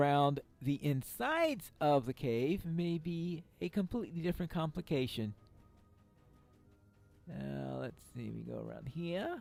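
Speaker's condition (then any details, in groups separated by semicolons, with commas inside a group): No condition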